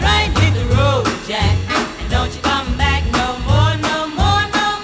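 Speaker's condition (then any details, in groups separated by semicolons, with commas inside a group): No condition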